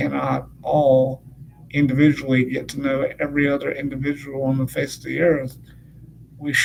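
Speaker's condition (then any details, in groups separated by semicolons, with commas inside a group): Cerebral palsy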